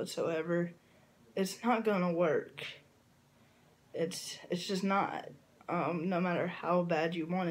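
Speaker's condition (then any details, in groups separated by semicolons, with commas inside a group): Cerebral palsy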